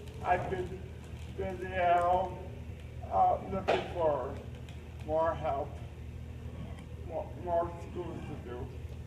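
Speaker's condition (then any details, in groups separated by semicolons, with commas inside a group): Cerebral palsy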